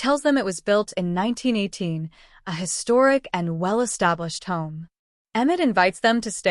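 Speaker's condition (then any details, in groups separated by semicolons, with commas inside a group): No condition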